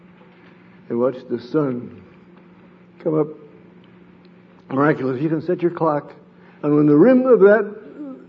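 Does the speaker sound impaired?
Yes: Parkinson's disease; sleep disrupted.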